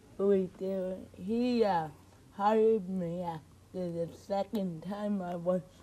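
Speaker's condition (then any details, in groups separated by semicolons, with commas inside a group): Cerebral palsy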